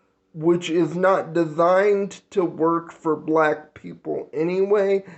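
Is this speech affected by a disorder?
Yes: cerebral palsy; physical disability.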